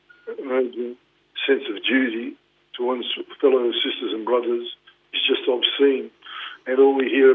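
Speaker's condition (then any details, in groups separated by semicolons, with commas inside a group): Parkinson's; led to retirement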